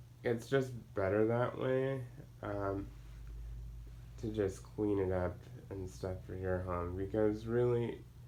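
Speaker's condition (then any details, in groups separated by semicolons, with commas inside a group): Cerebral palsy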